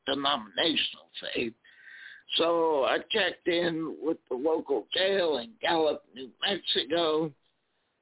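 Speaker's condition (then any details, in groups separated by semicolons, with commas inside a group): Spasmodic dysphonia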